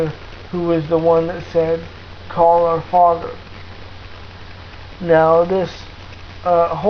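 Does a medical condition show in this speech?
Yes: cerebral palsy.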